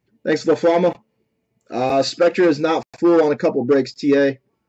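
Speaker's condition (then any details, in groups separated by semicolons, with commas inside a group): No condition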